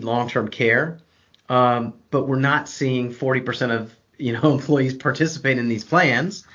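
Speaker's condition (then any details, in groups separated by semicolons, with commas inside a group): No condition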